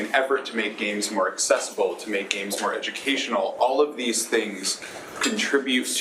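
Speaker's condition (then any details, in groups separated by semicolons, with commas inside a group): No condition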